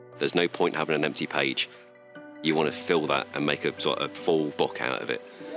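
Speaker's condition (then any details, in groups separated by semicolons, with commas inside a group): No condition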